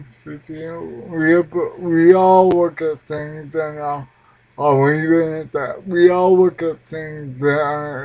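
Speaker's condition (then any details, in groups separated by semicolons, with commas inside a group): Cerebral palsy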